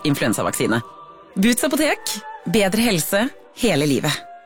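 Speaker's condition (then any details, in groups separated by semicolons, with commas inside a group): No condition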